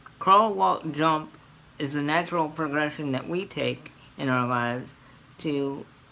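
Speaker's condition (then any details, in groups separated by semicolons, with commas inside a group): Cerebral palsy; scoliosis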